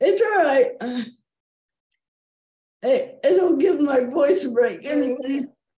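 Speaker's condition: Cerebral palsy, quadriplegia; cannot use arms

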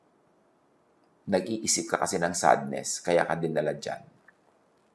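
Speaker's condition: No condition

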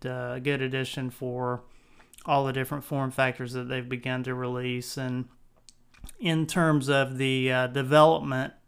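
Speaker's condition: No condition

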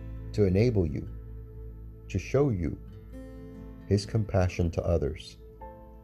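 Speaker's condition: No condition

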